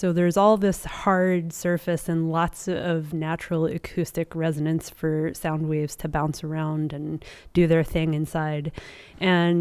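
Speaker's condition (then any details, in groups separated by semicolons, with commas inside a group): No condition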